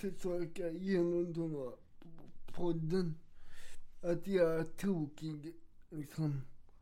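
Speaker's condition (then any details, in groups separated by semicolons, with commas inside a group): Cerebral palsy; wheelchair user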